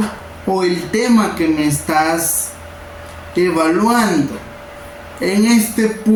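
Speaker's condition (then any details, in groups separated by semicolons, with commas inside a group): Cerebral palsy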